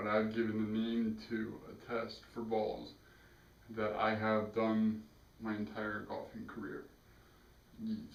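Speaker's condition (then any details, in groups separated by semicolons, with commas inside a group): Cerebral palsy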